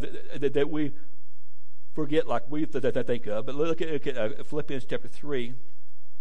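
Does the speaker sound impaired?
Yes: stuttering; struggled with it for a while, adults at gadsdale said stutter barred preaching; worse when trying to stand still; here repeated sounds, repeated words.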